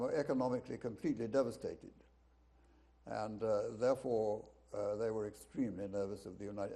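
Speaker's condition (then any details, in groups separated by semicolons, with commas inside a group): No condition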